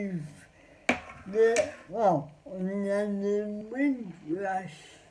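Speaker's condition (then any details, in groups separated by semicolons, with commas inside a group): Cerebral palsy; spastic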